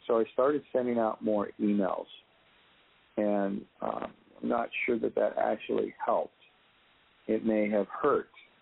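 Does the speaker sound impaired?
No.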